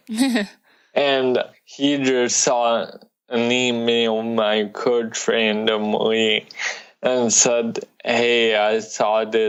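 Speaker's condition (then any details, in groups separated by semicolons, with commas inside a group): Cerebral palsy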